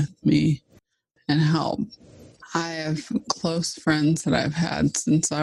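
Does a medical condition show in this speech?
Yes: ALS (Lou Gehrig's disease).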